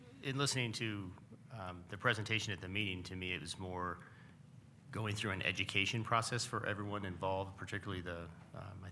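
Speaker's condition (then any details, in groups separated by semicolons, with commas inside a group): No condition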